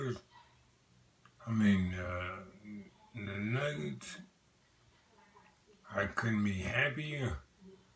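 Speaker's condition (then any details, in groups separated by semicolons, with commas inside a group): Multiple sclerosis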